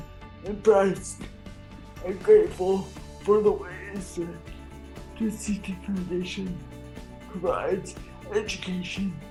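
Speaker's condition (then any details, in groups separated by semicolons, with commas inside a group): Cerebral palsy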